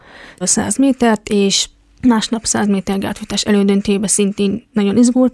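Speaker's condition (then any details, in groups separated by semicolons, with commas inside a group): Deafness; congenital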